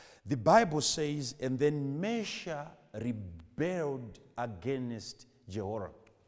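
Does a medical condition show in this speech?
No.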